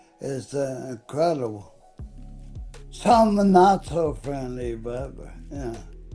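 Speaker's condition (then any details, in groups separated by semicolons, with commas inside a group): ALS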